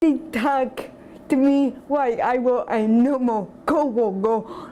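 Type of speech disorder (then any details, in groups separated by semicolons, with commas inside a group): Acquired apraxia of speech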